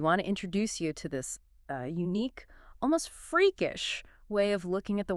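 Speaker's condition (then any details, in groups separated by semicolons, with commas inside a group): No condition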